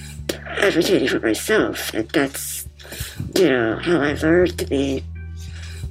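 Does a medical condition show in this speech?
Yes: muscular dystrophy; congenital muscular dystrophy, diagnosed as toddler, relies on others for most daily living activities; BiPAP machine audible while talking.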